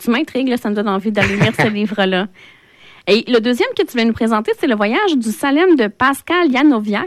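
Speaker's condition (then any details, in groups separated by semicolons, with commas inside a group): No condition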